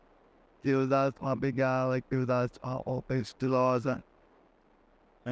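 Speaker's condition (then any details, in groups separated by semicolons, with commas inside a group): Cerebral palsy; relearned talking after onset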